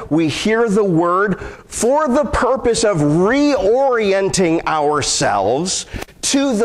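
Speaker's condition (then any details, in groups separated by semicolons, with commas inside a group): No condition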